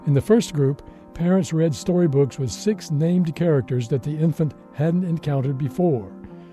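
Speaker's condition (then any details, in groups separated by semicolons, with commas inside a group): No condition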